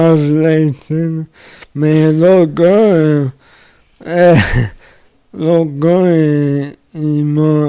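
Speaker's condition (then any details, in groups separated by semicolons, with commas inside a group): Amyotrophic lateral sclerosis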